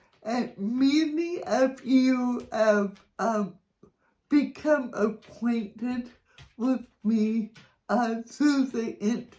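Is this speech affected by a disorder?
Yes: cerebral palsy.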